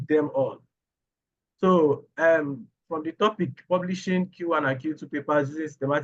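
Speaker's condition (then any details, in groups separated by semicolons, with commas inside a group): No condition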